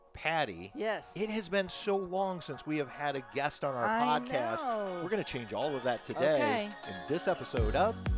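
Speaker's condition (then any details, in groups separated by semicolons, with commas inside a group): No condition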